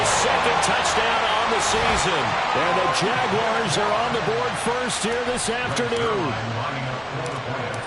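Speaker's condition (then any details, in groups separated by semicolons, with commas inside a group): No condition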